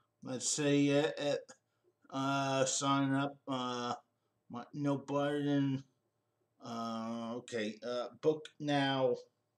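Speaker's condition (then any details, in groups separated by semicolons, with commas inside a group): Cerebral palsy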